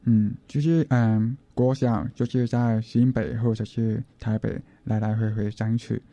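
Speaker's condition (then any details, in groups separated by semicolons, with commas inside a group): Hearing impairment; uses hearing aids; host hints hearing loss may be audible to listeners, says can speak well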